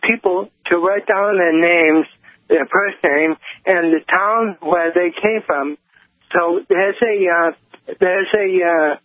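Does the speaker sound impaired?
Yes: cerebral palsy; lifelong, diagnosed at age 55, others long mistook for drunk.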